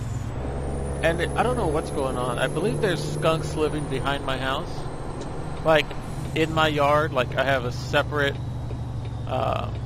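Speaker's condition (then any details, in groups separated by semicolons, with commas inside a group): No condition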